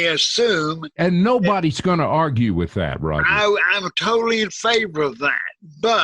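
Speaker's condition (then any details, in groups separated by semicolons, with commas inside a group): Cerebral palsy, severe; limited limb use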